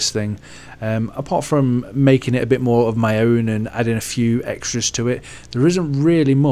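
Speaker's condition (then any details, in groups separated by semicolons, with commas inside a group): No condition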